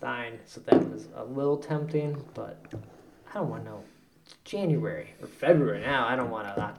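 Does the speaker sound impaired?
No.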